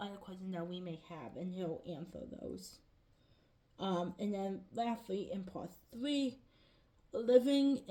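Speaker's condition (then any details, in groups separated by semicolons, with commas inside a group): Cerebral palsy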